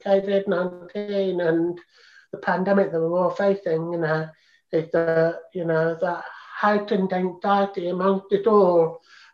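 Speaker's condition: Profound deafness; congenital, diagnosed at 2.5 years, no language before diagnosis, cochlear implant about 9 years ago; hears speech sounds better with implant, combines lip reading and listening, needs video, not phone; learned to speak via speech trainer, mimicking mother's sounds, hours daily, uses sign language socially

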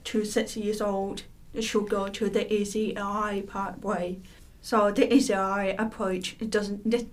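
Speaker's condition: Profound deafness

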